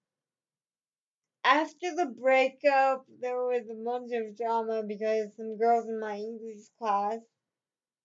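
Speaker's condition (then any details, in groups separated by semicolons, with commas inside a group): Cerebral palsy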